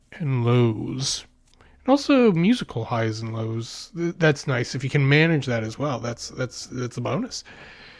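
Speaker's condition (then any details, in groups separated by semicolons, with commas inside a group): No condition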